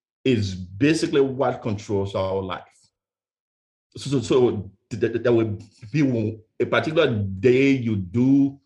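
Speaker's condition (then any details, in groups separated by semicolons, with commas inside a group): Stuttering; stutter first noticed by mother at age 8, lifelong; fear of speaking in high school, tried to skip own valedictorian graduation speech; repeated sounds, repeated words, prolonged sounds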